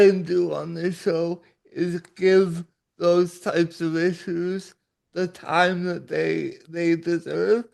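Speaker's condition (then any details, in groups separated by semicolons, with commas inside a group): Cerebral palsy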